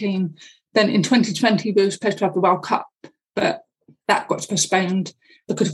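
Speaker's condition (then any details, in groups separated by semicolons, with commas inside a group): Deafness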